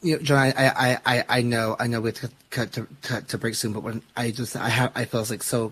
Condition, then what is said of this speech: Stuttering. And so I think so much about even if my voice shakes, like I must speak and I must say something.